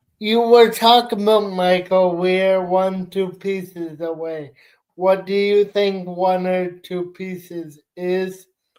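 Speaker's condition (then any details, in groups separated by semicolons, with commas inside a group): Cerebral palsy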